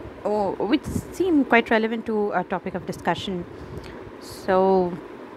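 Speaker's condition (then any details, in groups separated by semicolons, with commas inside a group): No condition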